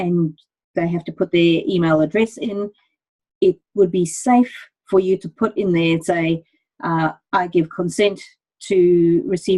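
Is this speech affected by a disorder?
No.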